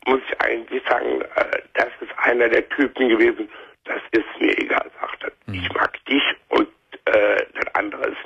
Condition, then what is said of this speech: Throat cancer. Daher sprichst du auch so heiser, etwas wie erkältet.